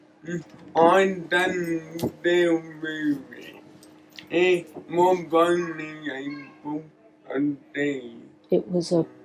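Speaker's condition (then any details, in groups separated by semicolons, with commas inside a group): Cerebral palsy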